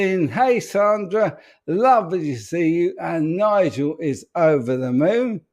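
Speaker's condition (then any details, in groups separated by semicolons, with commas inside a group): ALS; speech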